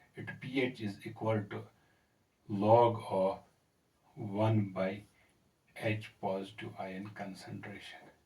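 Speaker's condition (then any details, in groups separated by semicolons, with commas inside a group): No condition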